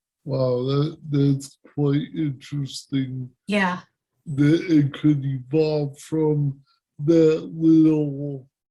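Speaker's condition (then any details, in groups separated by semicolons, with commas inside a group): Cerebral palsy; present from birth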